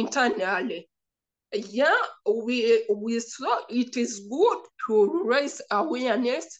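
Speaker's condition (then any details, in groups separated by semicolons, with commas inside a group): Cerebral palsy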